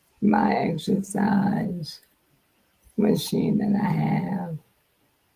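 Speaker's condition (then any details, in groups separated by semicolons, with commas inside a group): Multiple sclerosis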